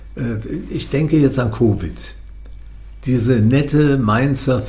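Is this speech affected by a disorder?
Yes: Parkinson's disease; first diagnosed by a psychiatrist, treated by professor Jens Volkmann in Würzburg.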